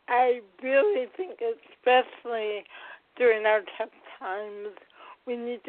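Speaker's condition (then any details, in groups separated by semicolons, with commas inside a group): Cerebral palsy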